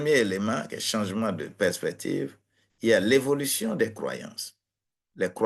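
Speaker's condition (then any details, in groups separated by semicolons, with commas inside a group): No condition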